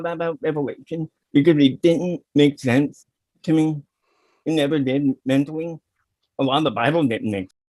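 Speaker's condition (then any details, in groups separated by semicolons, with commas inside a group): Cerebral palsy; listeners may not understand speech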